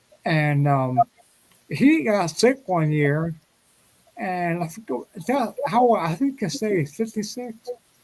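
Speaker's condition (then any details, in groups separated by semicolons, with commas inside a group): Ataxia; may slur speech, may sound drunk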